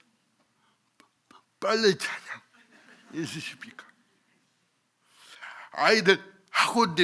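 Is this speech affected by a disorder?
Yes: cerebral palsy.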